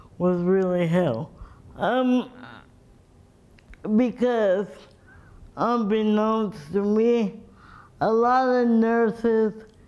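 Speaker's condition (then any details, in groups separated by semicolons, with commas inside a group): Cerebral palsy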